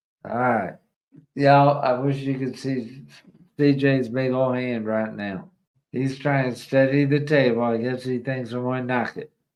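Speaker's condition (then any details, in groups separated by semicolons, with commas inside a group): ALS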